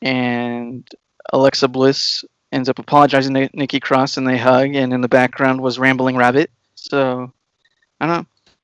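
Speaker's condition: No condition

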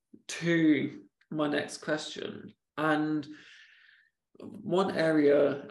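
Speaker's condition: Stammer; classroom therapy techniques, worsened by college anxiety, 2-week intensive course at Michael Palin Centre London; no speech therapy for 7 years, uses own techniques, best it's ever been; worse with nerves, swaps feared words, elaborate wording as coping, no stammer at gym or focused; prolonged sounds, blocks

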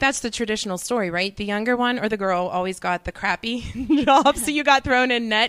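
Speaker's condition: No condition

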